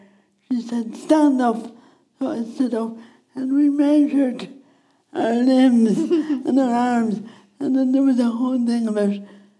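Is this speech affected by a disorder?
Yes: speech impediment; wheelchair user.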